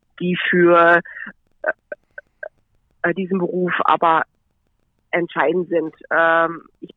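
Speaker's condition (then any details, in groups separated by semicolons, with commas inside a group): Stuttering; persistent stuttering with fluent and harder phases, joined Stotterer Selbsthilfe relatively early; currently fairly fluent phase, audible on phone call; always present, sometimes hits limits, takes longer, more with group speaking, English online seminars hardest; blocks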